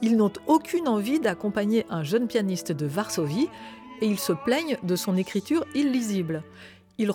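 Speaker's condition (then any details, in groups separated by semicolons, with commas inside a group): No condition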